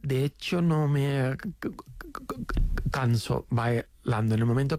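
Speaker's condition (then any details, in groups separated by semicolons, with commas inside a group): Stuttering, mild; stutter since childhood; self-described as a little stuttering; prolonged sounds, blocks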